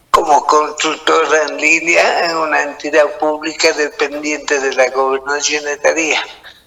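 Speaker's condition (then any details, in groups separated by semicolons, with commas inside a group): Cerebral palsy; infantile cerebral palsy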